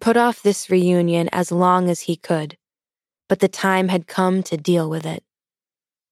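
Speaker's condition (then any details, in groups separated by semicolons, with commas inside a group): No condition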